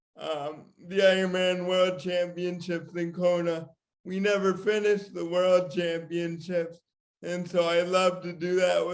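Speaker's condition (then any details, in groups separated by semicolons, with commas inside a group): Cerebral palsy; from birth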